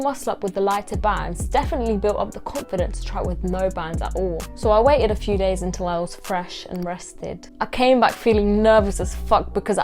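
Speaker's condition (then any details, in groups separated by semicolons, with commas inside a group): No condition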